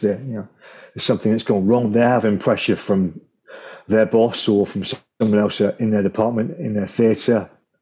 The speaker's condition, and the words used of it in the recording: Stuttering. I can stammer in some, but I always try and finish off.